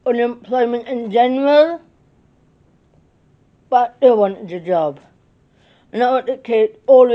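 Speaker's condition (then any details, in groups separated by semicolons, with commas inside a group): Cerebral palsy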